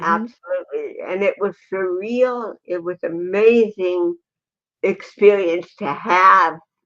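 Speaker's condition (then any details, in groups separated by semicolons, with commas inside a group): Cerebral palsy, athetoid and ataxic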